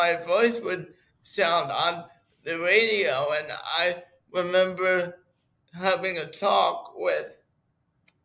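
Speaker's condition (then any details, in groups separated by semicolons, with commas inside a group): Cerebral palsy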